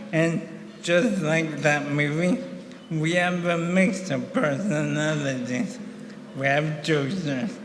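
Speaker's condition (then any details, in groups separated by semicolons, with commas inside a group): ALS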